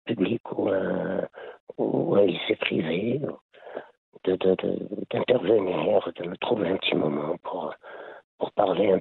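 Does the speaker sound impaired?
Yes: laryngeal cancer; later lung cancer.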